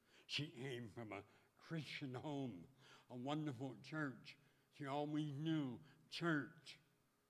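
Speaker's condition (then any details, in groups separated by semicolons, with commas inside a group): Speech impediment; mirror under lips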